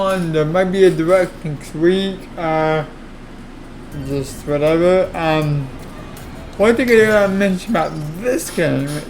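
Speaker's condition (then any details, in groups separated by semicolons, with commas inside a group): Cerebral palsy; affects legs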